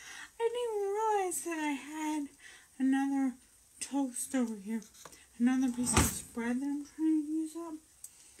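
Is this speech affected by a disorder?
Yes: brain injury.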